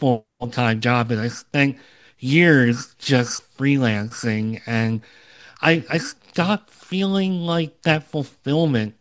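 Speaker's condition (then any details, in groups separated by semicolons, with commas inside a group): Cleft lip and palate; part of rare Opitz GBBB syndrome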